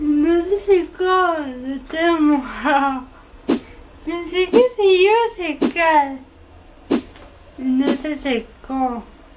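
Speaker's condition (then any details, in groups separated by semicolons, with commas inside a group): Cerebral palsy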